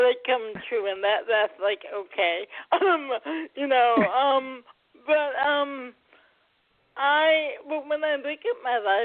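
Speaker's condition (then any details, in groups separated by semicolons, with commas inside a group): Cerebral palsy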